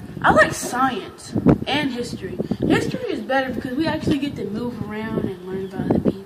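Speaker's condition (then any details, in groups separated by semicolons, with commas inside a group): No condition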